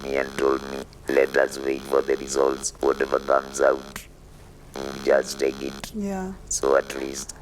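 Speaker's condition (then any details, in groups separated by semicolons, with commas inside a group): Laryngectomy for throat cancer; voice box cancer, total laryngectomy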